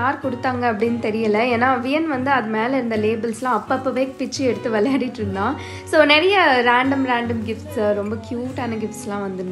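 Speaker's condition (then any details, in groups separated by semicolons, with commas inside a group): No condition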